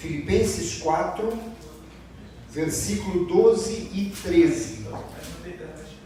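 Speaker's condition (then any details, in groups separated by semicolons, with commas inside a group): No condition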